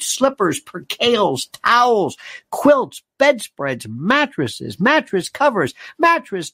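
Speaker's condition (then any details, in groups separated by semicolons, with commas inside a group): No condition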